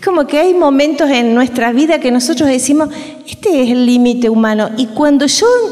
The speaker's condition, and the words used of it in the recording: None; typical speech.